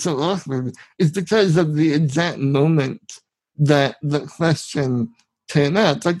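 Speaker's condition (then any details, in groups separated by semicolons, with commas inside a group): Spinal muscular atrophy; genetic, present from birth, form of muscular dystrophy, brain signals not reaching muscles, severe atrophy in almost all muscles; needs heavily adapted van for live poker, accessible van GoFundMe started by Veronica Brill; subtitles provided for guest's speech in video version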